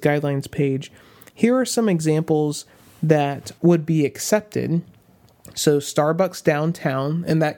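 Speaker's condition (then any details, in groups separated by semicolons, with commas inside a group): No condition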